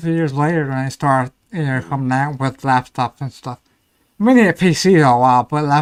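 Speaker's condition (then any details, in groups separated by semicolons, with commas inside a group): Ataxia; may slur speech, may sound drunk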